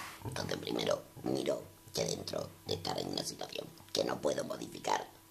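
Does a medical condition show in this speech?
Yes: total laryngectomy; laryngeal cancer.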